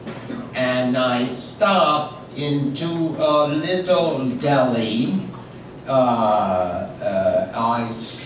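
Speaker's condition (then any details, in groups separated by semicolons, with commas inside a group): Aphasia; aphasia from stroke, right side paralyzed at first, unable to speak 2 years, therapy at Rusk; 5 years since stroke, speaking again after melodic intonation therapy with tapping and singing; voice accent heard as foreign, mind and mouth mismatch, could sing before speaking, once blinked yes/no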